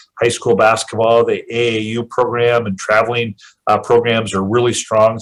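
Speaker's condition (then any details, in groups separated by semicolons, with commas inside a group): No condition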